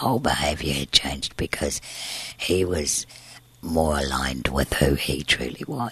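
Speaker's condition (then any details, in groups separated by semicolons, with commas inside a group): Tracheostomy and scarred vocal cord, laryngeal cysts, surgical vocal cord scarring; voice sounds different, presses on tracheostomy tube, later surgery left voiceless eight months, used voice machine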